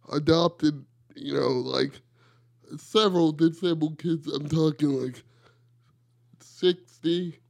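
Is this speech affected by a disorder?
Yes: cerebral palsy; from birth, two months premature, umbilical cord around neck, oxygen mask at birth, wheelchair user; can barely type.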